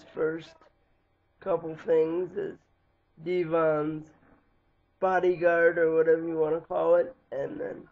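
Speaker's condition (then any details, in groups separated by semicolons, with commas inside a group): Cerebral palsy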